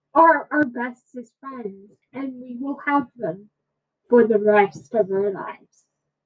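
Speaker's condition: Cerebral palsy; was in speech therapy

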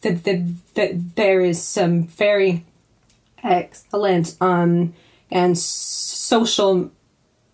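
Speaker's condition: Stammering; stammer since childhood; stammer somewhat unpredictable, switches words to hide it less than most people who stammer; repeated sounds, prolonged sounds

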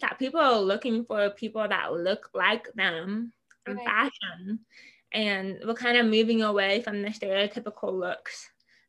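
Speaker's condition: Hearing loss

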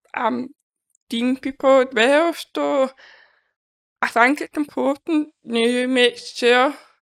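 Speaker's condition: Deafness; congenital deafness, born deaf

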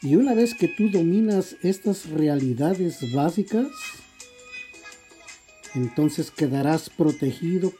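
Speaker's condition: No condition

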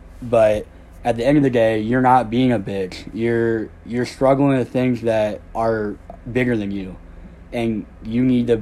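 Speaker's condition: Cleft lip and palate; one more surgery left

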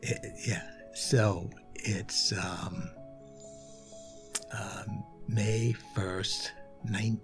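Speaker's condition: Aphasia after stroke; Beth Israel, inpatient rehab at Spaulding with Dr. Randy Blackshaffer, 6-week Ship's Cap ICAP; 7 years after stroke, short phrases, word errors, wife Jane prompts sentence restarts, not fluent; did not speak for about a full year after stroke, improved with intensive therapy

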